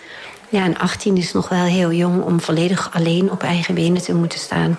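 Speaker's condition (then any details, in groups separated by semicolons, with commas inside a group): No condition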